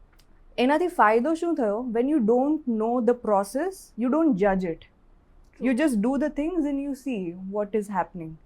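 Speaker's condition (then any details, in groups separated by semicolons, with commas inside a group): No condition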